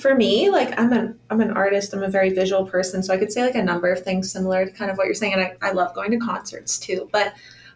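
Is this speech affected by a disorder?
No.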